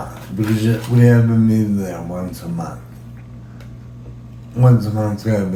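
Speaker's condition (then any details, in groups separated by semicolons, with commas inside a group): Brain injury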